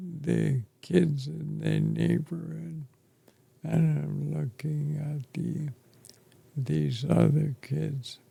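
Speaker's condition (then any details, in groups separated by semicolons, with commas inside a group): ALS; affects chest and throat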